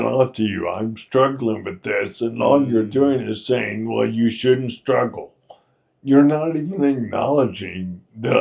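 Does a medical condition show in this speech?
Yes: Friedreich's ataxia.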